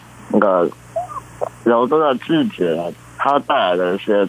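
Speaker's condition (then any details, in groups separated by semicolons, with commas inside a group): Congenital muscular dystrophy; present from birth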